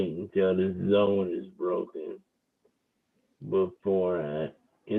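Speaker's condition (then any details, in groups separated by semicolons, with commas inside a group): Cerebral palsy; wheelchair user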